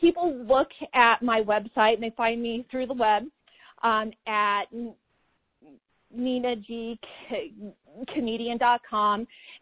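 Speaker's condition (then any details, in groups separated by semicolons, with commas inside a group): Stuttering; adult stuttering, present since childhood; still stutters; blocks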